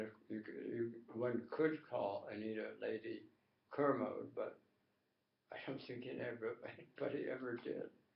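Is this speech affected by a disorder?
Yes: tongue cancer.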